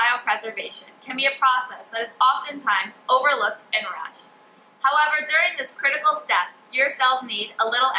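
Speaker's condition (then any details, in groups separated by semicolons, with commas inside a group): No condition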